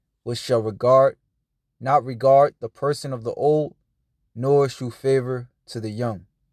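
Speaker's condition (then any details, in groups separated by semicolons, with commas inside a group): No condition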